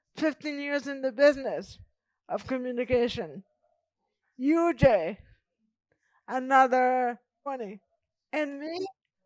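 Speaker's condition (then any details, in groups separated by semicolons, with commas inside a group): Cerebral palsy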